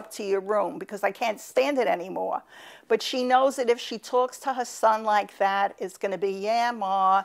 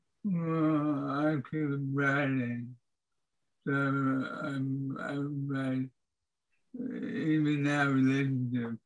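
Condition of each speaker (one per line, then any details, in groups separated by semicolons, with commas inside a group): No condition
Parkinson's disease; symptoms five years before diagnosis, speech and physical therapy; throat muscles affect speech and swallowing, possibly deadpan delivery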